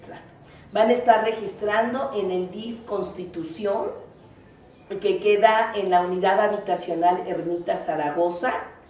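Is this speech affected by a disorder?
No.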